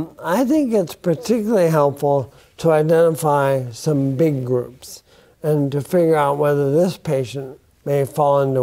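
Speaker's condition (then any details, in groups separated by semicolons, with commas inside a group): Bulbar onset ALS; affects speech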